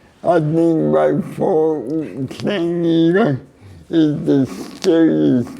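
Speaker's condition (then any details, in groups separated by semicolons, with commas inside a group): Cerebral palsy; neck surgery went badly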